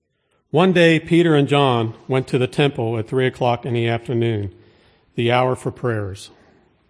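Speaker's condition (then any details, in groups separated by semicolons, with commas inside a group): No condition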